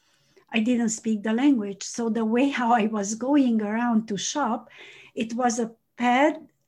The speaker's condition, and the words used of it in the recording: No condition.